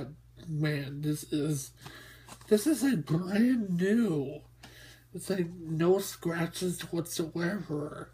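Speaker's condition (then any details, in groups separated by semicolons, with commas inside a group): Mobius syndrome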